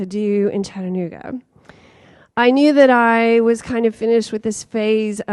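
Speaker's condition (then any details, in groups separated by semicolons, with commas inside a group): No condition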